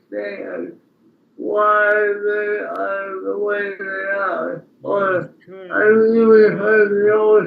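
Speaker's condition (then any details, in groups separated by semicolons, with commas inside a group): Speech impairment after birth surgery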